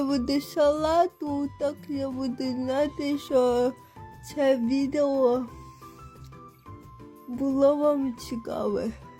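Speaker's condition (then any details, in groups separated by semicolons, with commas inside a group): Cerebral palsy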